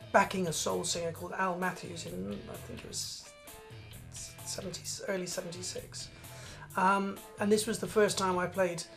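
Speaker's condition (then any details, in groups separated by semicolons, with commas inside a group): No condition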